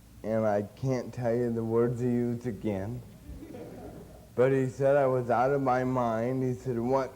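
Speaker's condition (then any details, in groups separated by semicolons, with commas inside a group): Cerebral palsy; since birth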